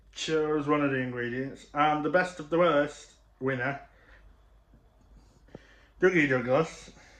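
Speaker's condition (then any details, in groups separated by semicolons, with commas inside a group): No condition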